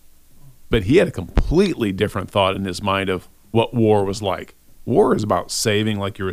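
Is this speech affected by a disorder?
No.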